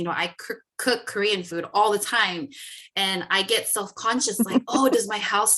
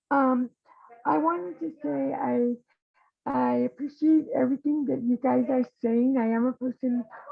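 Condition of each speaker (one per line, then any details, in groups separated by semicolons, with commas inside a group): No condition
Cerebral palsy; worsened with age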